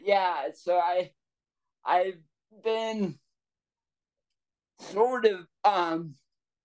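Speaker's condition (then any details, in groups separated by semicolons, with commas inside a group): Cerebral palsy; power wheelchair since age five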